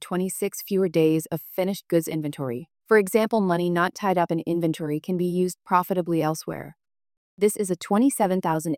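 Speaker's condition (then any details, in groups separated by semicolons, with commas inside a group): No condition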